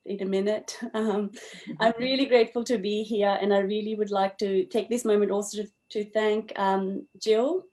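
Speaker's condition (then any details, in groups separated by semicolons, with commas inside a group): No condition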